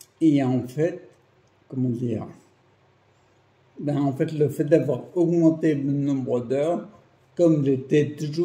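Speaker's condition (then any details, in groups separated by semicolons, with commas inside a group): Primary progressive multiple sclerosis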